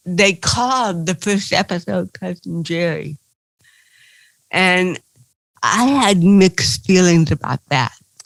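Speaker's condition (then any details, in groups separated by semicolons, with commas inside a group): Cerebral palsy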